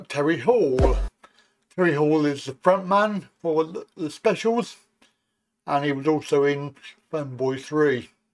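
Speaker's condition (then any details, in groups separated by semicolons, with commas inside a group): Cerebral palsy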